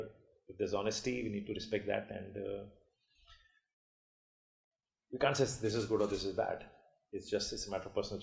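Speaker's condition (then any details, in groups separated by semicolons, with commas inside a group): No condition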